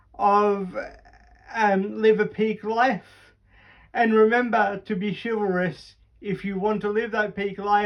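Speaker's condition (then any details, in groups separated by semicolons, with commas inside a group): Cerebral palsy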